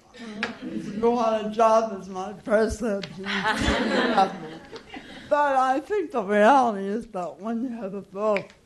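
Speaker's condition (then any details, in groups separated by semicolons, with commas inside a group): Cerebral palsy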